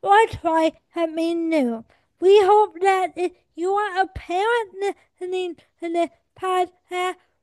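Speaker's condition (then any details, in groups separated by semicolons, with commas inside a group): Cerebral palsy; adult, 24 years old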